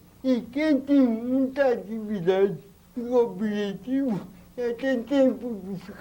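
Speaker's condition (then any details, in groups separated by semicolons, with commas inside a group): Cerebral palsy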